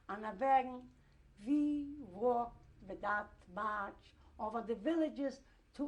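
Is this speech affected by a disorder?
No.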